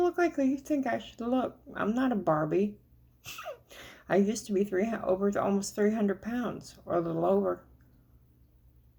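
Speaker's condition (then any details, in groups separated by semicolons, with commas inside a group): Cerebral palsy; walks flat-footed; fatigue; speech noticeably atypical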